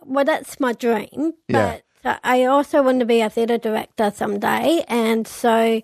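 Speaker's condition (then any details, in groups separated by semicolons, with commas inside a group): Down syndrome; lifelong, since birth; age 39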